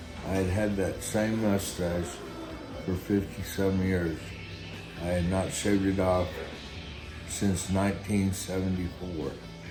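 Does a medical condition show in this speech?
Yes: Guillain-Barré syndrome.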